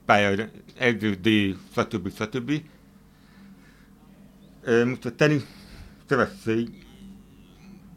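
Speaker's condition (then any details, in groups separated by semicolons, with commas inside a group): Hearing impairment; wears hearing aids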